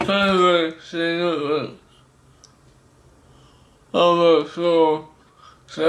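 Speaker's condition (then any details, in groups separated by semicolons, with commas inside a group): Cerebral palsy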